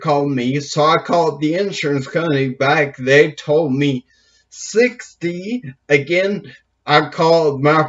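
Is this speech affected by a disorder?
Yes: brain injury.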